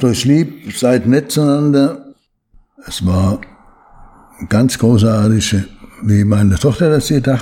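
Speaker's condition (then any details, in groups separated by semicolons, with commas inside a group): Parkinson's disease; limits daily routine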